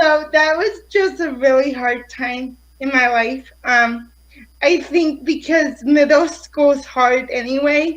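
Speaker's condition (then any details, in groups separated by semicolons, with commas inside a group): Cerebral palsy; affects fine motor skills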